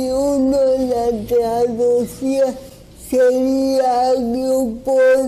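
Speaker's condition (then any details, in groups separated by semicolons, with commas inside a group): Cerebral palsy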